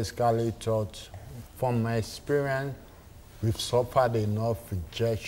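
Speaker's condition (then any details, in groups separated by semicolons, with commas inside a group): Cerebral palsy; articulate, sings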